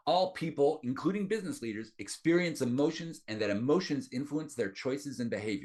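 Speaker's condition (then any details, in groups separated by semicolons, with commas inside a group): No condition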